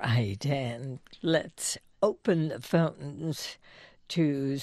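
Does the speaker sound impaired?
Yes: spasmodic dysphonia; strangled vocal cords, voice stopped working for quite some time, years of botulinum toxin; coached by someone who coaches opera singers, strengthening vocal cords; vocal cords clench involuntarily, like partial vocal cord paralysis, difficulty initiating voice.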